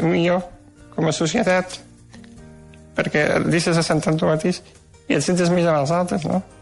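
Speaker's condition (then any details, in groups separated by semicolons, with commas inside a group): Duchenne muscular dystrophy; progressive loss of strength, wheelchair user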